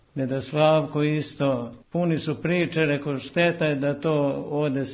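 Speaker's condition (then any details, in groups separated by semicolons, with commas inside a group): Parkinson's disease; very active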